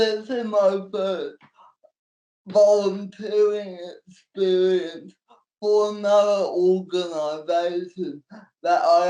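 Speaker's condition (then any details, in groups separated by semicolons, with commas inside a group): Cerebral palsy; since birth, physical disability only, manual wheelchair; 24 years old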